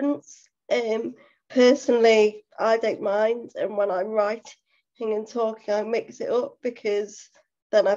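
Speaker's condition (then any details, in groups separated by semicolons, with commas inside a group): Cerebral palsy; full-time wheelchair user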